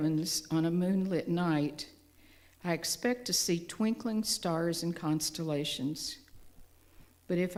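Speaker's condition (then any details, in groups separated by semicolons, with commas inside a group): No condition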